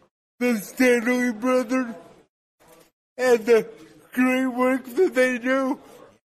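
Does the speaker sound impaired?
Yes: cerebral palsy; uses powered wheelchair; uses cannabis to treat cerebral palsy.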